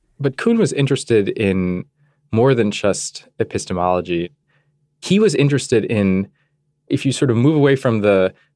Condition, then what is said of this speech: No condition.